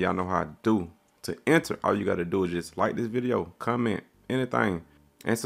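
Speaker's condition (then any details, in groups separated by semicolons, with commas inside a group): No condition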